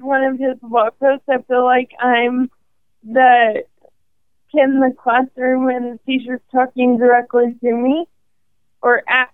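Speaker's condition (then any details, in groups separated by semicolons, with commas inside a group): ALS; considering walking device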